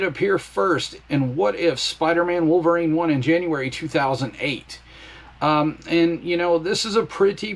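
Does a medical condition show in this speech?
No.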